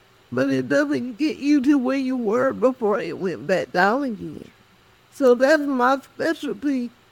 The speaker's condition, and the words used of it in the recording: Cerebral palsy. But people don't want to hire you because of your speech.